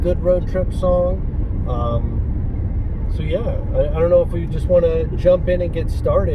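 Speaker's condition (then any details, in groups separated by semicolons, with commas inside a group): No condition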